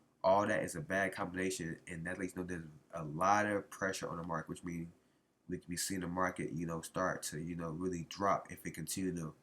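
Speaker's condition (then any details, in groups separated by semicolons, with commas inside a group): No condition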